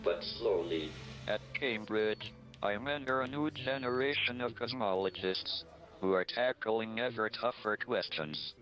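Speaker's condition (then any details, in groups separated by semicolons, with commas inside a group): Amyotrophic lateral sclerosis, speech-generating device; wheelchair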